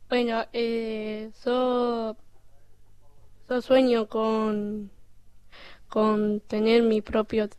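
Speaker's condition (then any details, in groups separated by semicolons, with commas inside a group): Down syndrome; congenital, since birth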